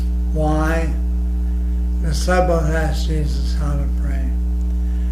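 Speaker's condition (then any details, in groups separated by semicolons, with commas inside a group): ALS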